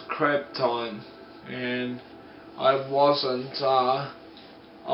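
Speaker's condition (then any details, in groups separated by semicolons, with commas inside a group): Multiple sclerosis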